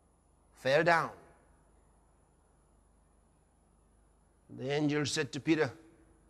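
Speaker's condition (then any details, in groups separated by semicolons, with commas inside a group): No condition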